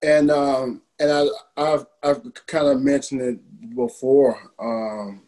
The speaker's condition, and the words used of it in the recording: Stuttering. But it's a great feeling when you go out and I'm able to speak an hour and a half, and have complete fluency.